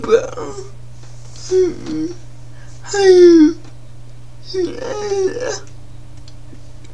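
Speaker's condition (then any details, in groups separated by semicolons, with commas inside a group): Cerebral palsy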